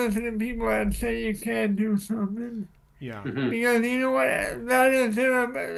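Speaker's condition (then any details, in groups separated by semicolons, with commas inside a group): Cerebral palsy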